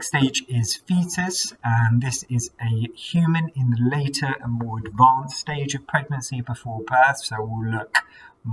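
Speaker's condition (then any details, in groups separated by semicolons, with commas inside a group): No condition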